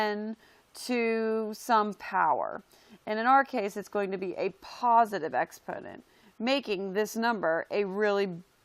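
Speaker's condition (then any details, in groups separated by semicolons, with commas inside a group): No condition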